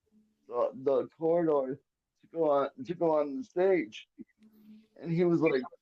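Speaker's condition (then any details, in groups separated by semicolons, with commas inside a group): Cerebral palsy, quadriplegic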